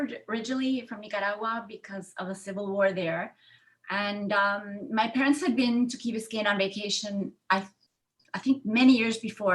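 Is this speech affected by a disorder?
No.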